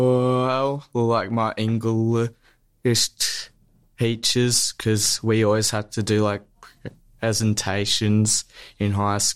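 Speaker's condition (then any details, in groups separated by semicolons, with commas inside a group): Stutter; stutter since childhood, smooth speech therapy at Box Hill Speech Pathology Clinic from age 14 or 15, two years; prolonged sounds, blocks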